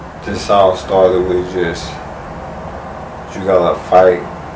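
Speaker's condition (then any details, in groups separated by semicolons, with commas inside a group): ALS; speech progressively lost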